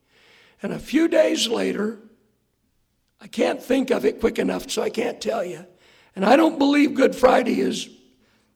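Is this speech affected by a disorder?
Yes: hoarseness after vocal cord surgery; hoarse voice, hard for listeners to hear, not smooth.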